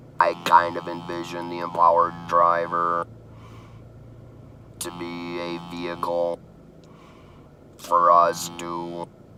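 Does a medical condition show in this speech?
Yes: laryngeal cancer laryngectomy, electrolarynx; survivor, chemo and radiation.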